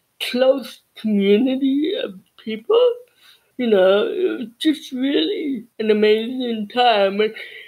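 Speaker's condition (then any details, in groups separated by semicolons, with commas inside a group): Cerebral palsy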